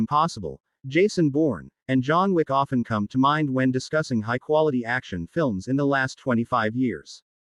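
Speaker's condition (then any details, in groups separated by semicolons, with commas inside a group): No condition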